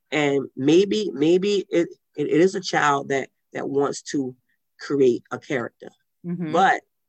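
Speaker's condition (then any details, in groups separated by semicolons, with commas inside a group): Stuttering; stuttering from birth, severe in childhood, no therapy, self-taught fluency through reading aloud from middle school; mostly fluent, still trips on certain words at times, substitutes other words; childhood blocks up to 5 minutes for few words, eye blinking, leg tapping, fluent when reading; repeated words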